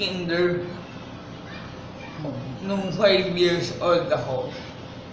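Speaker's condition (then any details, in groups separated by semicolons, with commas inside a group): Mild cerebral palsy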